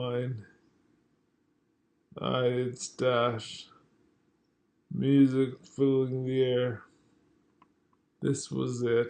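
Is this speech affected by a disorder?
Yes: multiple sclerosis.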